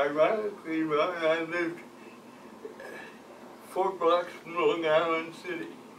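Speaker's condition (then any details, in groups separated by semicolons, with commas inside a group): Cerebral palsy; from birth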